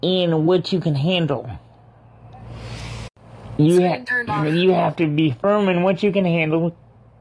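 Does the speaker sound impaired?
Yes: cerebral palsy; cerebral palsy from birth.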